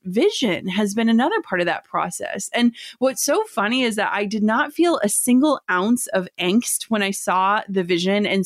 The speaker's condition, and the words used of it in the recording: None; typical speech.